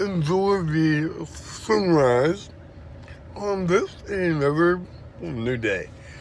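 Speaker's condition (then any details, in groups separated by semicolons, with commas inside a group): Dystonia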